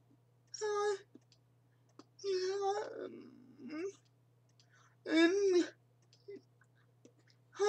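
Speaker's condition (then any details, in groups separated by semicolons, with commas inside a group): Cerebral palsy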